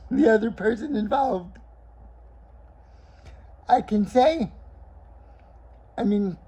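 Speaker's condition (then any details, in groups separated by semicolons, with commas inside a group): Cerebral palsy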